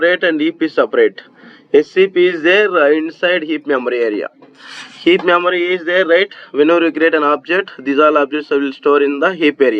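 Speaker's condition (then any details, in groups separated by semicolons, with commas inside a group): No condition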